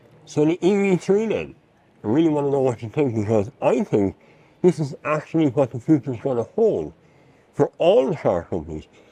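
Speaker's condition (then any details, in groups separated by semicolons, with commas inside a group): Mouth cancer surgery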